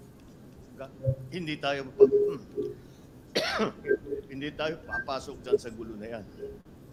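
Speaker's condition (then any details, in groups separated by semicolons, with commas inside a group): No condition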